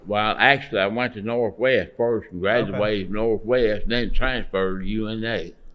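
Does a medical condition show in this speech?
Yes: Parkinson's.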